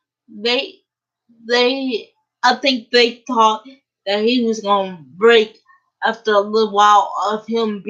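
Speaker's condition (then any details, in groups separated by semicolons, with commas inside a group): Cerebral palsy; uses a wheelchair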